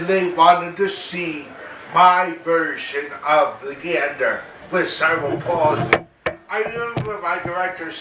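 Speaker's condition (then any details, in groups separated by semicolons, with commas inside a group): Cerebral palsy, mild; mainly affects speech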